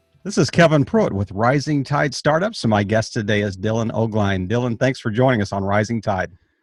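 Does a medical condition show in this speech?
No.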